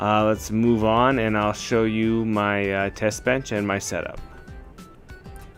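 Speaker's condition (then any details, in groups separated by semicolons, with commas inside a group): No condition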